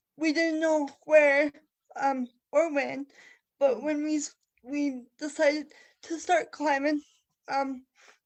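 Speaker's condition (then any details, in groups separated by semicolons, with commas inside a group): Cerebral palsy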